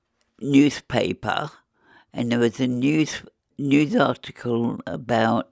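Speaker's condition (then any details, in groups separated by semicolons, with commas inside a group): Williams syndrome; present since birth, not hereditary, missing genetic material, diagnosed at nearly 50 after Philadelphia conference article; age 68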